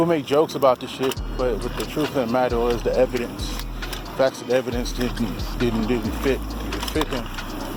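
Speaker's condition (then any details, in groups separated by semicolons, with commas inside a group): No condition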